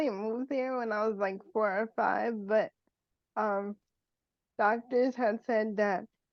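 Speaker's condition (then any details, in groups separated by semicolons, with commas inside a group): Cerebral palsy; wheelchair user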